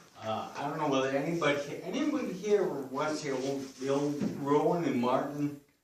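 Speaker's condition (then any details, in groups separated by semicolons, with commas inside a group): Friedreich's ataxia; slurs more when tired, weaker throat control, swallowing difficulty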